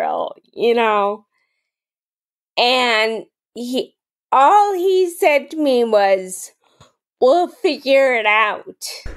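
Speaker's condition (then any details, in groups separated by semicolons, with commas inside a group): Friedreich's ataxia, mild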